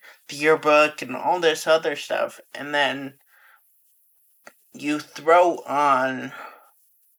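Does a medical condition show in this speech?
Yes: Friedreich's ataxia; progressive.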